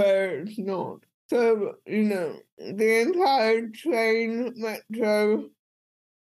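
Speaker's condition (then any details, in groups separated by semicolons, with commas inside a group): Cerebral palsy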